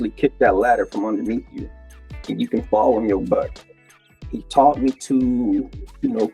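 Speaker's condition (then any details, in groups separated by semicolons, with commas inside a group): No condition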